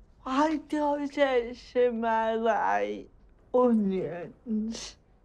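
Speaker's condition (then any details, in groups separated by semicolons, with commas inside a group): Ataxic cerebral palsy; speech affected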